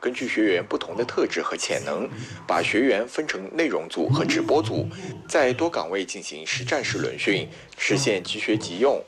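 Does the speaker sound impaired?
No.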